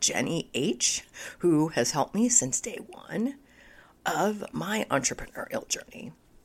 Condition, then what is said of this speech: Spasmodic dysphonia. This year, I got this voice condition, which you can hear probably, called spasmodic dysphonia, and I'm continuing to navigate through it.